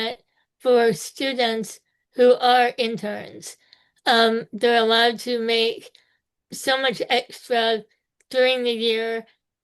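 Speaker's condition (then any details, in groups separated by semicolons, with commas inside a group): Spinal muscular atrophy type two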